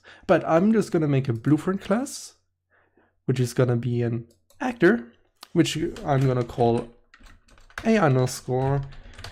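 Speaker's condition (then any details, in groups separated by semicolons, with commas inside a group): No condition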